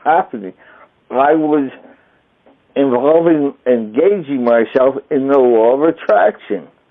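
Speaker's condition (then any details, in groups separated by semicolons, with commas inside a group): Traumatic brain injury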